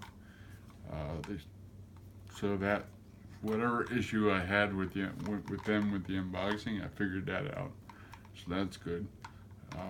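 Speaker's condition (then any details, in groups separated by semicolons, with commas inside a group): Cerebral palsy; affects gait and walking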